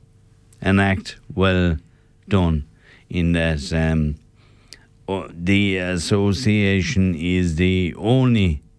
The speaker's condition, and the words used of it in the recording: ALS (motor neuron disease). I know I sound drunk, but that's because I have motor neurone disease.